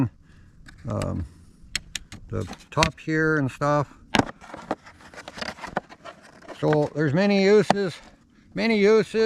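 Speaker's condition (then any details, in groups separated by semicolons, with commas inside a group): No condition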